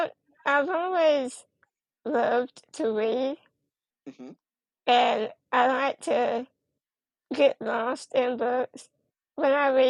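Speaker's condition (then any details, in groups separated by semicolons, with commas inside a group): Spinal muscular atrophy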